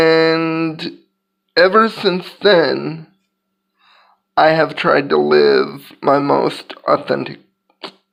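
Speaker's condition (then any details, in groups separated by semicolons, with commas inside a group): Cerebral palsy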